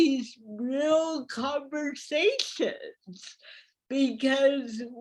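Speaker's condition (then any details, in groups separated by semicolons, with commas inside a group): Cerebral palsy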